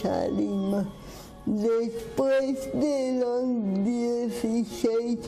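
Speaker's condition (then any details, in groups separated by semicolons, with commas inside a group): Cerebral palsy; speaks with difficulty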